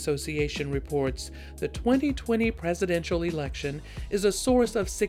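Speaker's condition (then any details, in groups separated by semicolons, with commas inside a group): No condition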